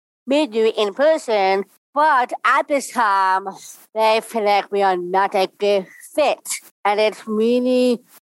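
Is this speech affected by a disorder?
Yes: Down syndrome; congenital, extra chromosome, body and brain develop differently.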